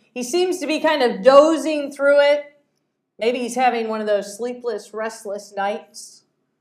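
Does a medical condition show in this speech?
No.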